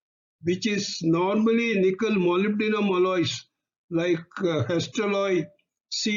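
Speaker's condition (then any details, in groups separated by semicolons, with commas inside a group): No condition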